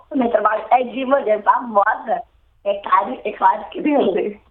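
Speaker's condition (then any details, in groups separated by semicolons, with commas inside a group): Down syndrome; Down syndrome since birth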